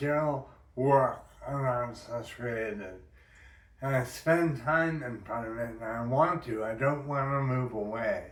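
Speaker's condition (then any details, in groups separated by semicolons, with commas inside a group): Brain injury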